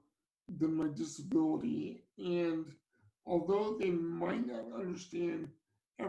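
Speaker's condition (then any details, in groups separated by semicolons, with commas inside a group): Cerebral palsy; from birth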